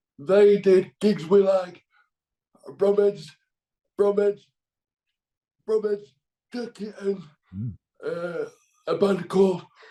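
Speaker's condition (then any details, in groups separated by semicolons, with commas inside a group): Cerebral palsy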